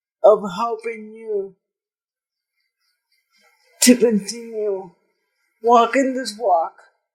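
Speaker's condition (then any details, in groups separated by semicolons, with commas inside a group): Cerebral palsy; present from birth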